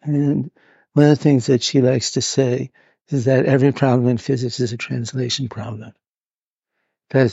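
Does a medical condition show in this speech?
Yes: Parkinson's; hidden in early stages, now openly displayed; must move about during interview, reports not feeling very well.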